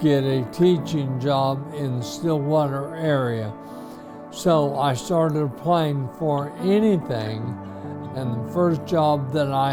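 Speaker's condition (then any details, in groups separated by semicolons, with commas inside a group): ALS; few months since diagnosis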